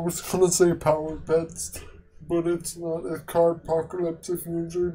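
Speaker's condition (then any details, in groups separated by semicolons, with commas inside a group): Quadriplegic cerebral palsy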